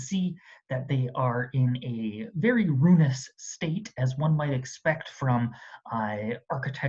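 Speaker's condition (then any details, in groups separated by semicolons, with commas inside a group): No condition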